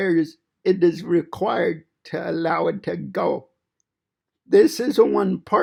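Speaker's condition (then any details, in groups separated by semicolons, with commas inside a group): Cerebral palsy; fine motor impairment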